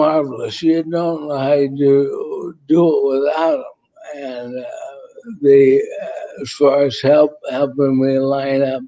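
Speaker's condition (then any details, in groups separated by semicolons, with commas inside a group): ALS; voice tires, needs rest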